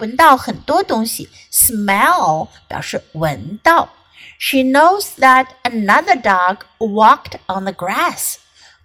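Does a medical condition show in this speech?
No.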